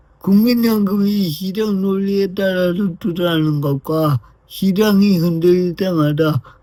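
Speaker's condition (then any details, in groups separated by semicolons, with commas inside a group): Brain lesion disability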